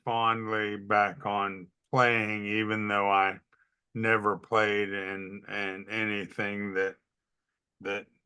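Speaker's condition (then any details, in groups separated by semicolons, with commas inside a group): ALS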